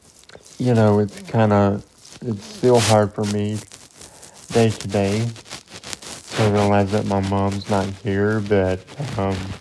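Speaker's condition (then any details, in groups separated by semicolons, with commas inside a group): Cerebral palsy; cerebral palsy since birth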